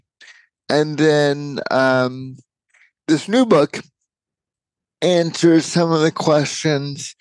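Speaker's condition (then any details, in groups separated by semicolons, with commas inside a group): Cerebral palsy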